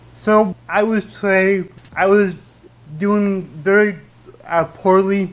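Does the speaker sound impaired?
Yes: cerebral palsy with stutter; from birth, surgery on both femurs and right ankle at age 9, legs cut and twisted straighter, relearned walking; fairly significant stutter until recently, learned technique from YouTube video, fillers before known hard words, barely noticeable.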